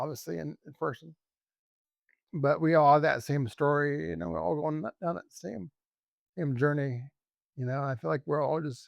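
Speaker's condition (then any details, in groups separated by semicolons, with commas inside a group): ALS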